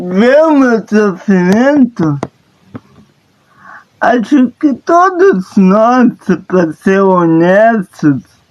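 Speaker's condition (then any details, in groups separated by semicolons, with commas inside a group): Paralysis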